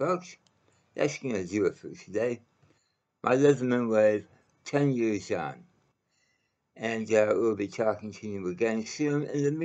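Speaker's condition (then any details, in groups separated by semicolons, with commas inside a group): Mouth cancer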